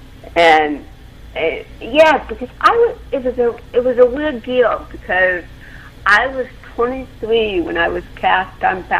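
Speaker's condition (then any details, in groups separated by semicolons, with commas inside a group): Cerebral palsy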